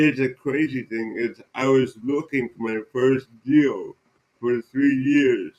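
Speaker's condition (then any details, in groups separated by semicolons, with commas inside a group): Cerebral palsy; present from birth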